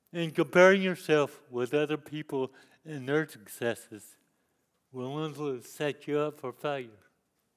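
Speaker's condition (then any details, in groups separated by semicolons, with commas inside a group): Cerebral palsy; lifelong disability since youth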